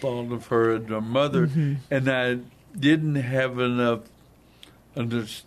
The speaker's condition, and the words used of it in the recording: Stroke. They're wondering why that guy talks so funny.